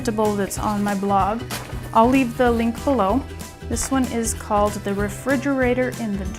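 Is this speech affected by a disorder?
No.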